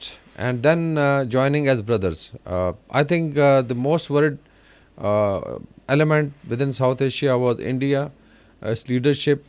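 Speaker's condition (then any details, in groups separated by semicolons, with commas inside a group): No condition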